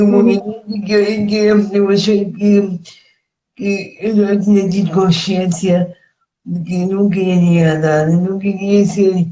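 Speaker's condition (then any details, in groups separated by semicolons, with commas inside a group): Cerebral palsy; mainly motor disability; speech affected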